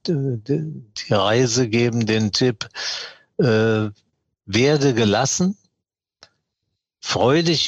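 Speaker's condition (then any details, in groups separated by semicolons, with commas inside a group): Parkinson's disease; trembling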